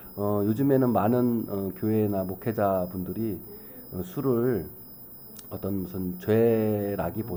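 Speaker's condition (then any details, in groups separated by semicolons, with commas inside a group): No condition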